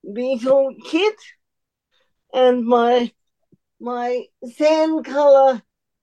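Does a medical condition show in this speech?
Yes: cerebral palsy; cerebral palsy greatly affecting hand function and muscle control, uses wheelchair, needs some help stabilizing.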